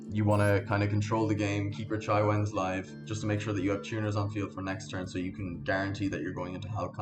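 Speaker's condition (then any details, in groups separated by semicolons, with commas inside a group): No condition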